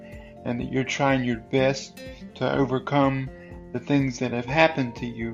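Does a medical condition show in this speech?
Yes: cerebral palsy.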